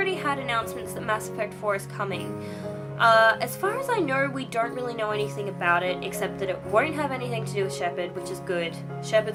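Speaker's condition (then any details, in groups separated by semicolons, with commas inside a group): No condition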